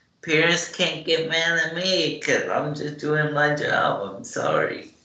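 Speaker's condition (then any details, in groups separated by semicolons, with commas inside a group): Cerebral palsy; morning medication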